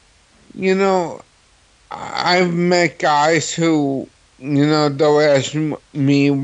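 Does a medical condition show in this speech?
Yes: cerebral palsy; cerebral palsy known since childhood; others sometimes ask why speech sounds funny or different, host hears New York accent, no typical CP voice.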